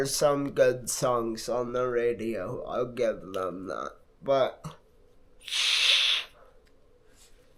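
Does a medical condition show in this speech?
Yes: multiple sclerosis.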